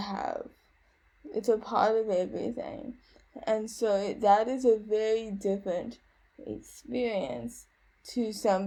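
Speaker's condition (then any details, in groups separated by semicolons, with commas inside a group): Cerebral palsy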